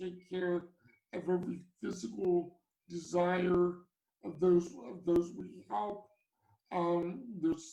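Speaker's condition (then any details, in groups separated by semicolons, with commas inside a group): Cerebral palsy; from birth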